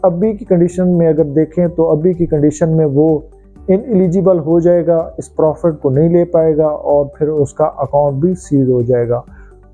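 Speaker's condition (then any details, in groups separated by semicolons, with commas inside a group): No condition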